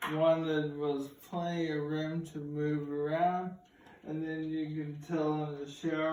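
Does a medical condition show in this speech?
Yes: ALS; starting to lose voice.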